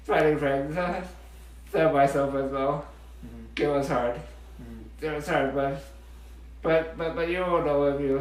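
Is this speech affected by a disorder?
Yes: muscular dystrophy.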